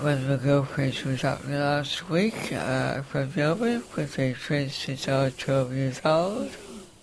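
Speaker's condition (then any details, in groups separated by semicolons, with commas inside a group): Facioscapulohumeral muscular dystrophy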